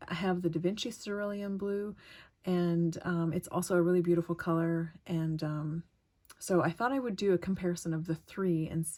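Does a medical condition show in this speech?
No.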